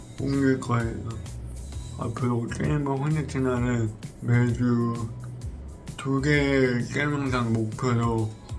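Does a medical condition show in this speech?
Yes: brain lesion disability.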